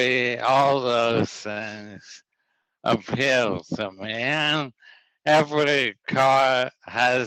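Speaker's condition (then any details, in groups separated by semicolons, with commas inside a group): ALS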